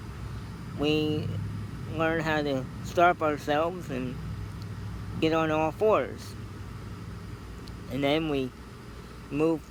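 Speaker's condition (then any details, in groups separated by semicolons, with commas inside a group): Cerebral palsy; scoliosis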